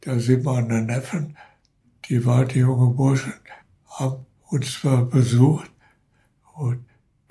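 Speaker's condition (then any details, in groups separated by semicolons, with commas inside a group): Parkinson's disease; progressive Parkinson's disease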